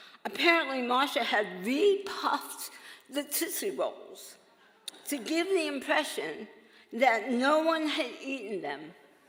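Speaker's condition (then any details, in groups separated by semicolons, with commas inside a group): Oral cancer survivor; survivor, several years since treatment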